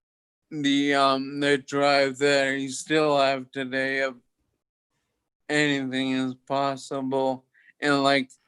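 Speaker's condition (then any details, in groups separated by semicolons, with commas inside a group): Toxic leukoencephalopathy, locked-in syndrome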